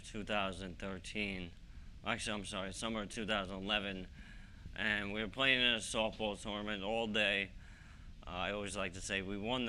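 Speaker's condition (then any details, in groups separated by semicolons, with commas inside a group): ALS; young-adult onset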